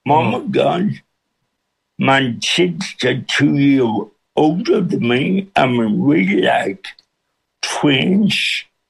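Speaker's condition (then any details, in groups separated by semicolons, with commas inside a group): Cerebral palsy with speech impediment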